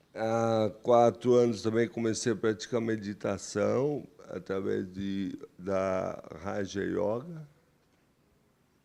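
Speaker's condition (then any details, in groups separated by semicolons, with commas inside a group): Amyotrophic lateral sclerosis; onset with cramps, early lung and chest wall involvement; diagnosed 4.5 years ago, respiratory physiotherapy; breathing affected early, compromised chest wall muscles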